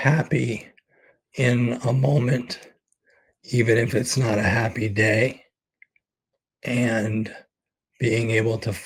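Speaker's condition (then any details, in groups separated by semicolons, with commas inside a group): ALS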